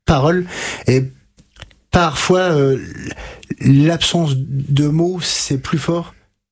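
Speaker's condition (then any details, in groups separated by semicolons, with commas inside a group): Stuttering; onset age 5 to 6, untreated, from about 20 several years therapy with Catherine Daubier, Nancy; age 33, about 28 years since onset, uses fluency techniques from stuttering therapy; blocks and repetitions now, from 5 to 20 could not say sentence without blocking, gestured fingers; prolonged sounds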